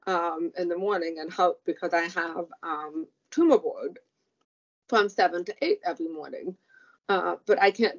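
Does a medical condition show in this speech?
Yes: profound deafness; profound deafness since age two from meningitis, about 90% hearing lost, vestibular loss, relearned walking; communicates with speech and lip reading, masked speakers add difficulty; relearned speaking and lip reading after childhood deafness.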